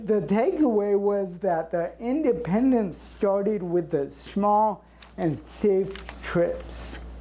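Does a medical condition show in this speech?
Yes: cerebral palsy; since birth.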